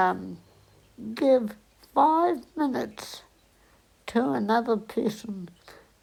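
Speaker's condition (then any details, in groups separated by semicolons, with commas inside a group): Cerebral palsy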